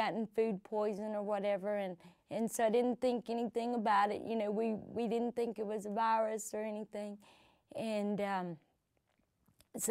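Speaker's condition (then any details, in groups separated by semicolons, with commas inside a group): Cerebral palsy; from birth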